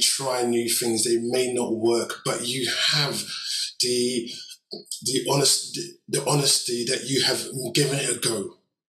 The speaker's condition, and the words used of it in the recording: Stuttering. And myself and my stuttering self, and that comes up sometimes, and the not being sure where the guitar, thank you for that.